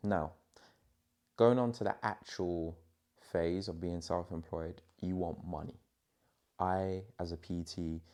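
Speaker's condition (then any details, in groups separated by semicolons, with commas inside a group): No condition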